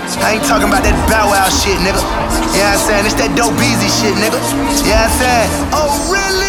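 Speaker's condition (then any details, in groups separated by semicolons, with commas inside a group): No condition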